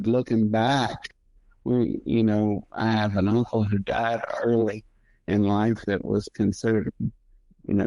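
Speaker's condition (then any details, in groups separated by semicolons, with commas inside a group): Multiple sclerosis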